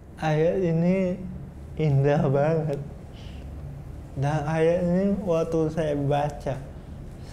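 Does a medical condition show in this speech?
Yes: cerebral palsy.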